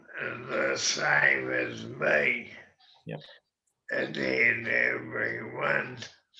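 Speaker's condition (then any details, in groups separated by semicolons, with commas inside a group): MND; slower progressing form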